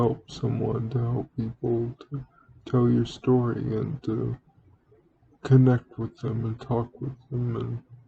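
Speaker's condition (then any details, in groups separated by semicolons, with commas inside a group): Cerebral palsy; wheelchair user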